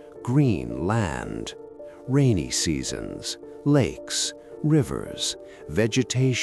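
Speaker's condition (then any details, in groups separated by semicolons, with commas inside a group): No condition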